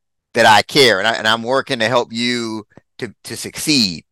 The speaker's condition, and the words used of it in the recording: No condition.